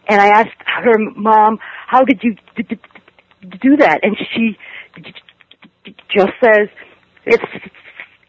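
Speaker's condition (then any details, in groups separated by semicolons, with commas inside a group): Stuttering; stuttering at ages 10 to 15; ongoing stuttering, attends NSA stuttering conferences; stays with stutter rather than changing words, speech tools mentally exhausting, hard to focus on message; repeated words, prolonged sounds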